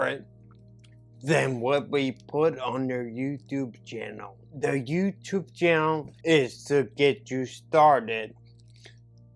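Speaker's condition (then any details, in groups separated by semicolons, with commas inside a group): Neurological disability (takes dalfampridine)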